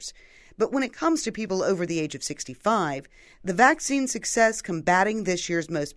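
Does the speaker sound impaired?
No.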